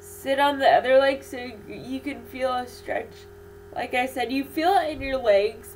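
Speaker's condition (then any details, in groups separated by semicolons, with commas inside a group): Cerebral palsy; infant ventilator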